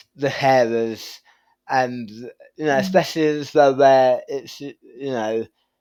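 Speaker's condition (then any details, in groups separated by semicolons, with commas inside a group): Tongue cancer surgery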